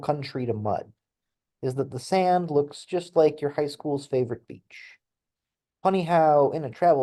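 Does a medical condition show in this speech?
No.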